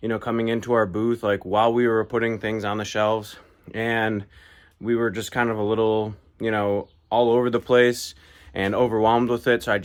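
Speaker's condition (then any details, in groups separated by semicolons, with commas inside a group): No condition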